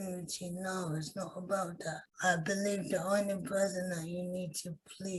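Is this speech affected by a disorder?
Yes: cerebral palsy.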